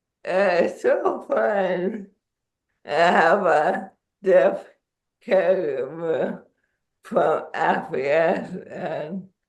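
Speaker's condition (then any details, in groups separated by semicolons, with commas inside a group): ALS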